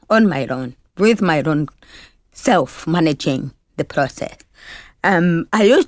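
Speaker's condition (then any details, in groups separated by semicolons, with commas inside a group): Deafness (Usher syndrome); born deaf, Usher syndrome affecting hearing and sight, retinitis pigmentosa, diagnosed late after growing up deaf; did not speak well while growing up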